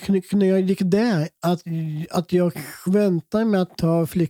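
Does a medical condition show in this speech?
Yes: Down syndrome; present from birth.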